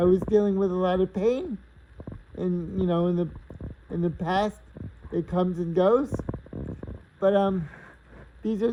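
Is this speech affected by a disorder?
Yes: cerebral palsy.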